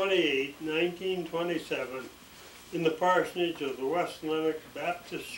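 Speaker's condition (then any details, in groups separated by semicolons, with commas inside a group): ALS; expects swallowing and breathing trouble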